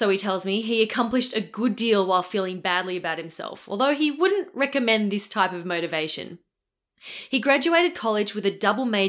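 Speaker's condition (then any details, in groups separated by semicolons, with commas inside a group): No condition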